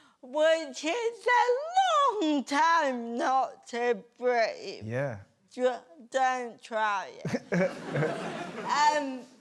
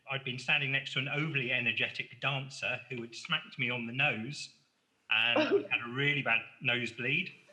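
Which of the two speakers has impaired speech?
The first: cerebral palsy; birth asphyxia, 15 minutes.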